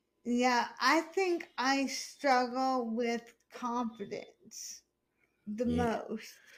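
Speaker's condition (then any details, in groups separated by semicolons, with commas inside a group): Hemiplegic cerebral palsy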